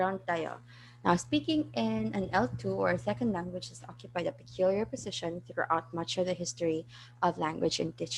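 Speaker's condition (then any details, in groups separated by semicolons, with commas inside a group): No condition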